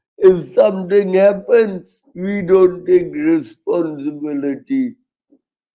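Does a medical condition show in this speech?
Yes: cerebral palsy, severe.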